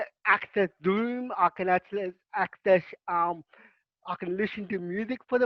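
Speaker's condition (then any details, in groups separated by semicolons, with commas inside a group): Cerebral palsy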